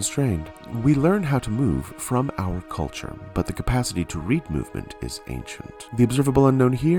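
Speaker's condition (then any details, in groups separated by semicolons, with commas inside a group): No condition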